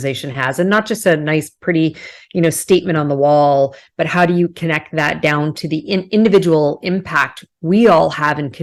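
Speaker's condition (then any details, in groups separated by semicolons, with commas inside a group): No condition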